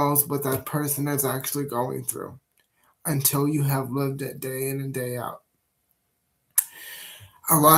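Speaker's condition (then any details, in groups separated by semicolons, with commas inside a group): Cerebral palsy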